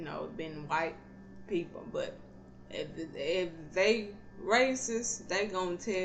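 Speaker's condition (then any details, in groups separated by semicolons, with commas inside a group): Cerebral palsy; not paralyzed, can stand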